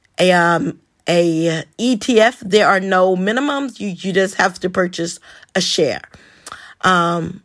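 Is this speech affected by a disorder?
Yes: stutter; stutters while hosting podcast, not seen as a problem; here repeated sounds.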